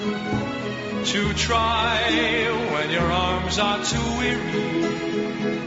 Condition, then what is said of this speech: None; typical speech.